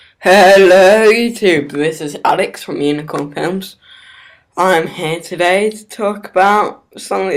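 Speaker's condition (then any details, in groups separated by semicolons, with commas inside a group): Cerebral palsy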